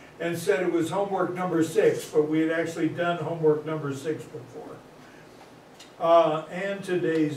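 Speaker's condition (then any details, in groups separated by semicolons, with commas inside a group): No condition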